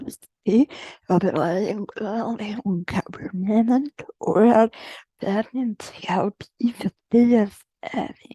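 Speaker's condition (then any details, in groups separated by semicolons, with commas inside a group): Generalized dystonia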